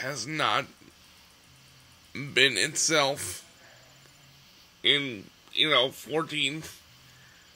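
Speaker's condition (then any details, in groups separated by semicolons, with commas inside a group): Cerebral palsy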